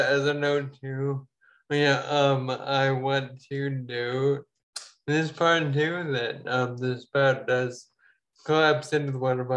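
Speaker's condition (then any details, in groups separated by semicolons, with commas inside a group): Ataxia; falls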